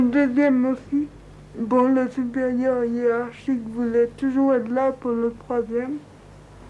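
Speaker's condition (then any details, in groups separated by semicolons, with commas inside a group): Cerebral palsy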